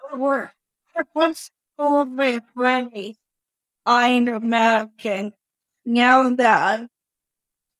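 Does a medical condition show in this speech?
Yes: cerebral palsy; born premature at about 3 pounds, brain freeze at 3 days old, wheelchair user, physical therapy; could not speak early, no babbling, went straight to 4-year-old vocabulary, speech therapy in public school.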